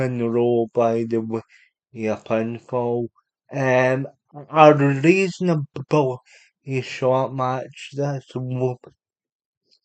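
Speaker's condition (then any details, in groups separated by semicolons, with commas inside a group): Cerebral palsy; unable to walk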